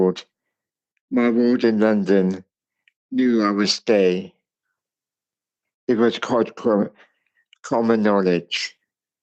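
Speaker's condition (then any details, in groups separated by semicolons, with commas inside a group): Cerebral palsy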